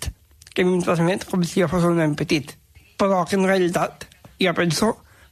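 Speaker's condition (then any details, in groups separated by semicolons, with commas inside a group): Down syndrome; extra chromosome; expresses himself in own way and own words, dislikes being corrected, very talkative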